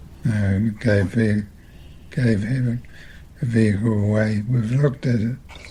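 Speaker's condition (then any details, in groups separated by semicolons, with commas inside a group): Multiple system atrophy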